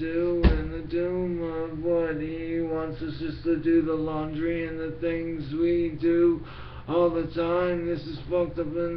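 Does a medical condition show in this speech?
Yes: brain injury.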